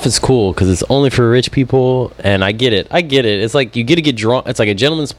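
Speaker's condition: No condition

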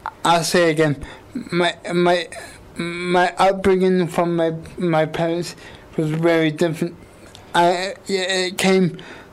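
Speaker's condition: Quadriplegic cerebral palsy; all four limbs affected, right side worse than left, wheelchair bound, 24-hour care; age 28; obvious speech impediment, quite a bit of effort to speak and shape words, considers self understandable

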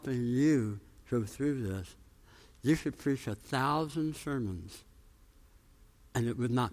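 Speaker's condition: Tongue cancer, jaw reconstruction, osteonecrosis of jaw after radiation; mandible bone graft

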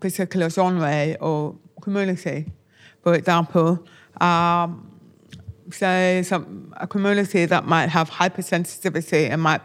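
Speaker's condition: Deafness, born deaf

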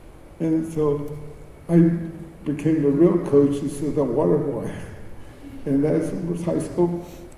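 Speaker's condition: Cerebral palsy; speech

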